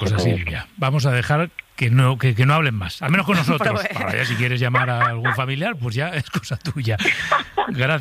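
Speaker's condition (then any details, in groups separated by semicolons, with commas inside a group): No condition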